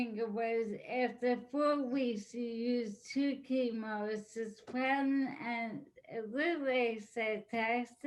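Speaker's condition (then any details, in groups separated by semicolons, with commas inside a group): ALS; diagnosed several years ago, declining; speech affected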